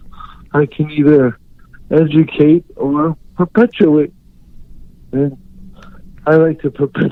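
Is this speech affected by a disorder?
Yes: cerebral palsy; unable to write or type.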